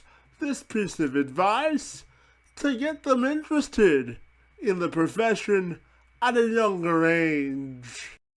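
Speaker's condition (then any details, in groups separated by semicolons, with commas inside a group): Cerebral palsy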